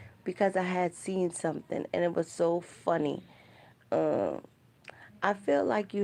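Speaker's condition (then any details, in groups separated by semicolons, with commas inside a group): No condition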